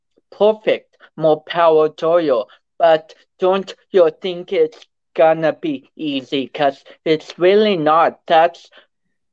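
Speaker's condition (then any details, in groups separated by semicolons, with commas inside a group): Cerebral palsy; affects speech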